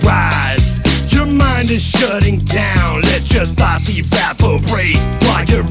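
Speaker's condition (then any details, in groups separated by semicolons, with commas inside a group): No condition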